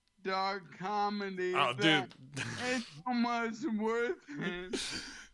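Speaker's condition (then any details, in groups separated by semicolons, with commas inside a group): ALS; slightly slurred, has to slow down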